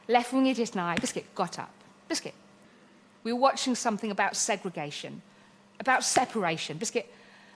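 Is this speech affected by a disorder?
Yes: Tourette's; tics, at the time walking but very wobbly and needing help; frequent vocal tics, involuntary shouting including swearing, noises disturbing audiences.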